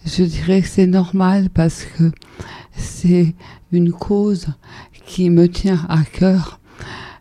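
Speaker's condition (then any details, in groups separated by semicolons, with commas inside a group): ALS (Charcot's disease); advanced, increasing oxygen use, lies down a lot, muscle pain, constant contractures; breathing difficulties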